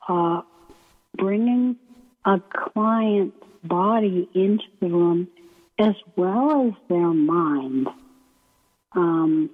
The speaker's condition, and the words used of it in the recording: ALS (motor neuron disease). So my breathing is affected by the ALS. The muscles make it hard to breathe and also make it hard to speak.